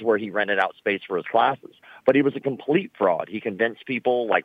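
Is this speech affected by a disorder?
Yes: cleft lip and palate; facial scars.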